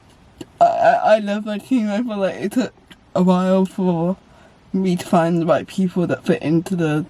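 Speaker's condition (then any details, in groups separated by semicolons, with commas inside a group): Cerebral palsy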